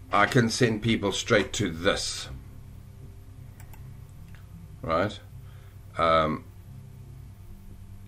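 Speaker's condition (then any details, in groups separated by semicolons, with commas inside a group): No condition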